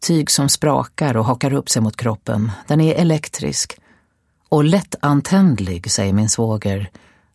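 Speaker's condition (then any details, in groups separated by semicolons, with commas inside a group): No condition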